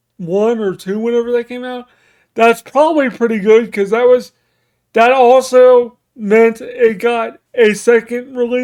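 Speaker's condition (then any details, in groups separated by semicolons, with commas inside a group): Cerebral palsy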